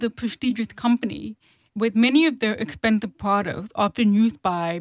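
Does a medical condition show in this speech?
Yes: deafness; deafness since age four from meningitis, analog behind-the-ear hearing aids most of life; digital hearing aids, switched when analog replacement parts became unavailable.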